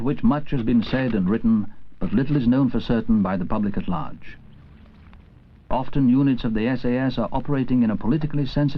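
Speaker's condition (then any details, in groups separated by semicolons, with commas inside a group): No condition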